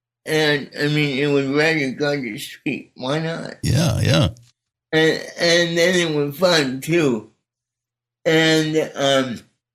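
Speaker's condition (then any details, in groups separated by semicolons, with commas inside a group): Cerebral palsy; spastic type, right side only; speech not affected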